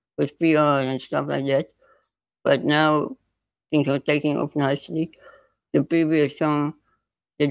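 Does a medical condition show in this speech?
Yes: spinal muscular atrophy type 2; loss of motor neurons.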